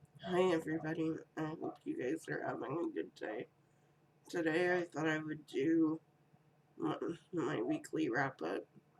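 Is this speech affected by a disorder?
Yes: cerebral palsy.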